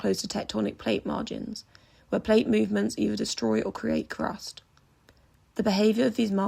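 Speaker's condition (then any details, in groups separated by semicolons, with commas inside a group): No condition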